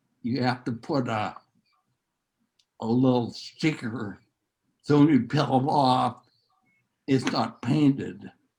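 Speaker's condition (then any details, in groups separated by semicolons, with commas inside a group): Neurological disease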